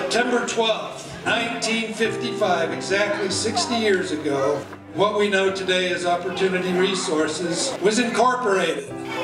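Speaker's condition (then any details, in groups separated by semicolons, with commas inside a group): No condition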